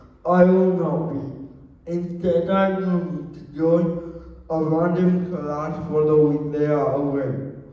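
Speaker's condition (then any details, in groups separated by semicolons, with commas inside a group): Cerebral palsy; wheelchair user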